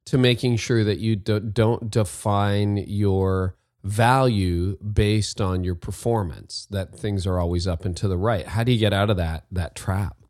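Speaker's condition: No condition

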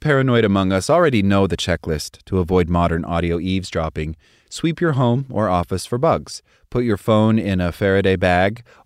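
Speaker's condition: No condition

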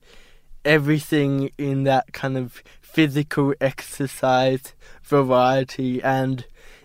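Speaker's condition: Cerebral palsy; ongoing therapy at Cerebral Palsy Alliance

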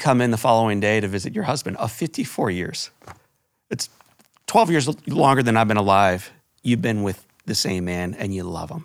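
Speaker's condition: No condition

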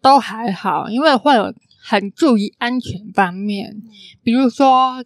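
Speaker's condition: Congenital hearing impairment; cannot hear clearly

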